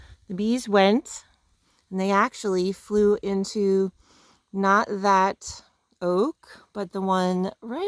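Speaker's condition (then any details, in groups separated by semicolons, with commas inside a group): No condition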